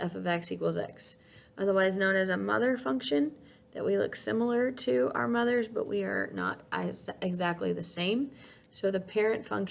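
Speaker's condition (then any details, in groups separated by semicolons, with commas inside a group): No condition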